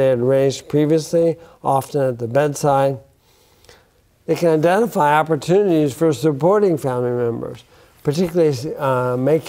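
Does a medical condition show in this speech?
Yes: bulbar onset ALS; affects speech.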